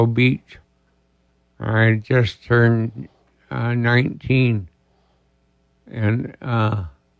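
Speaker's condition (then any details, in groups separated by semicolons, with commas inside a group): ALS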